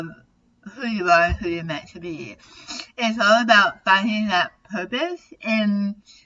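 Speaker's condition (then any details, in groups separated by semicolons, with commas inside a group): Tongue cancer surgery; over half of tongue removed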